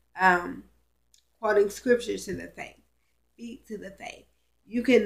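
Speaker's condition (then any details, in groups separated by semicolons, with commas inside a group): Cerebral palsy, spastic; now talking and breathing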